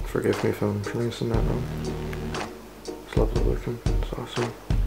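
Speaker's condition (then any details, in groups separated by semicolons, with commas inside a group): No condition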